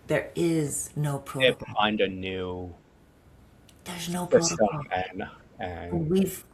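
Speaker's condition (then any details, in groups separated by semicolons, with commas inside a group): No condition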